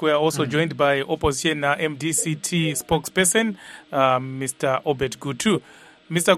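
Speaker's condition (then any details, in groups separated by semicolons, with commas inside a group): No condition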